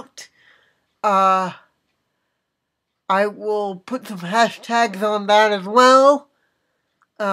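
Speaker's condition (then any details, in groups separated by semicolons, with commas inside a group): Cerebral palsy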